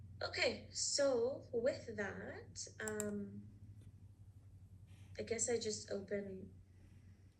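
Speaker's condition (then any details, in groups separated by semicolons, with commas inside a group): No condition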